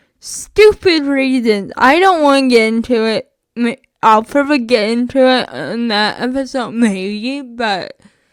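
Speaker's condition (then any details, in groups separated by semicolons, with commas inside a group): Spastic cerebral palsy, mixed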